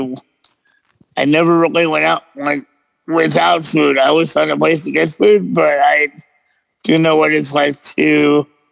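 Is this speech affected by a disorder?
Yes: cerebral palsy; present since birth.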